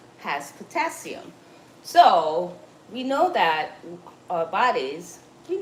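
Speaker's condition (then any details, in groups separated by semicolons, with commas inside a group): No condition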